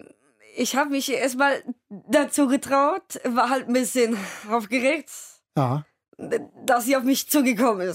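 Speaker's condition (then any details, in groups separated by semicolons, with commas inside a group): Down syndrome; young woman aged 20; mother present as assistant, helps when stuck or question not understood; cannot speak freely very well, read prepared question aloud at Wahlkampfarena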